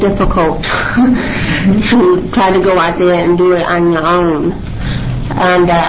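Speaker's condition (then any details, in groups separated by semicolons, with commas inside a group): Cerebral palsy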